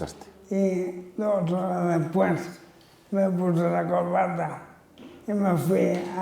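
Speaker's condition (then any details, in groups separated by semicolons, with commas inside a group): Amyotrophic lateral sclerosis (ela)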